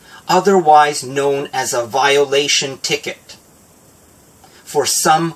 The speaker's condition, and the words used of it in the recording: No condition.